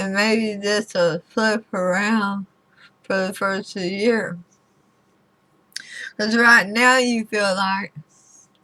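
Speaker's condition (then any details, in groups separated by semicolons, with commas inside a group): Throat cancer radiation damage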